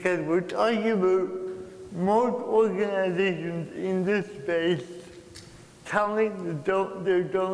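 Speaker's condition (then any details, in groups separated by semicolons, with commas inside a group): Cerebral palsy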